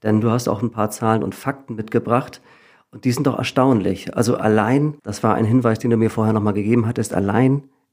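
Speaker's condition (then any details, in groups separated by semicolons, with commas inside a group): No condition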